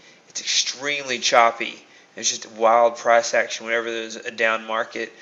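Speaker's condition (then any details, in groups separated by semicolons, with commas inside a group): No condition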